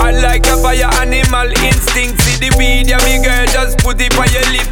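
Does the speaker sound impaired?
No.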